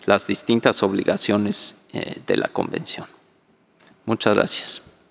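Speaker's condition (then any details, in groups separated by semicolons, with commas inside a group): No condition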